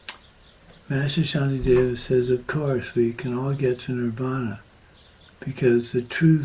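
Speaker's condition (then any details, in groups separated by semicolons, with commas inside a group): Parkinson's disease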